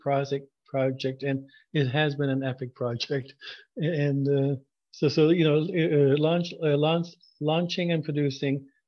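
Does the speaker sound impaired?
Yes: stuttering; severe stutter, earlier avoidance of stuttering, earlier fluency-focused treatment; stuttering during recording; blocks, repetitions and prolongations; here repeated sounds, repeated words.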